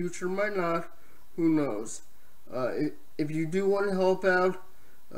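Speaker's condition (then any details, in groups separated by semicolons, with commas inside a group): Cerebral palsy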